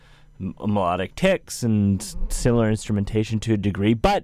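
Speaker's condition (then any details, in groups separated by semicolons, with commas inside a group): No condition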